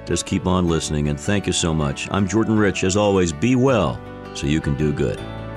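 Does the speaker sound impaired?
No.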